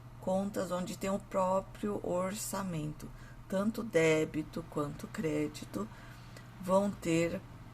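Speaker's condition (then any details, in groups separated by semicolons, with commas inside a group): No condition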